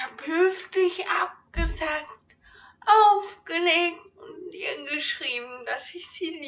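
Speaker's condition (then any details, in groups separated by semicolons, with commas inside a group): Ataxia; ataxia affecting hands and fingers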